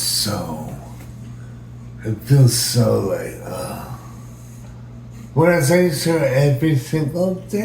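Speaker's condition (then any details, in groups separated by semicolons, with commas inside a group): Brain injury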